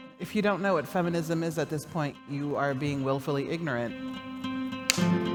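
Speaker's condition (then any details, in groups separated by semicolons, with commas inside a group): No condition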